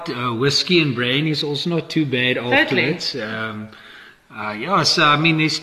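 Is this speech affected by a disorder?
No.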